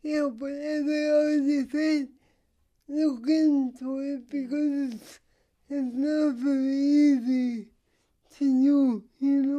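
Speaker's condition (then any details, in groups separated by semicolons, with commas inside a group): Cerebral palsy; dressing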